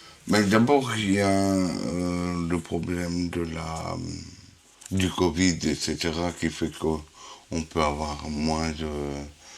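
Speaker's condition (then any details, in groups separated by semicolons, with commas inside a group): Huntington's disease; inherited, 43 repeats; affected several years, age 50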